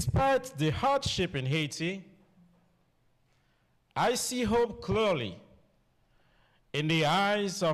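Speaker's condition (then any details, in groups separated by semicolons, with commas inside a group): No condition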